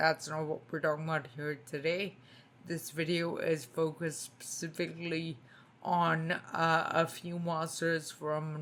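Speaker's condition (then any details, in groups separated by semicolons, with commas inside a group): Spinocerebellar ataxia type 2, SCA2; tongue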